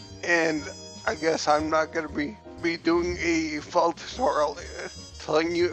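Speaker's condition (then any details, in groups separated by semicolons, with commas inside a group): Cerebellar ataxia from brain tumour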